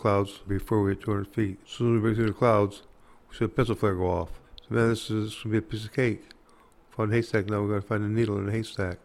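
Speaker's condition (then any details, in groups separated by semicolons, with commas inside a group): Parkinson's disease; hard time talking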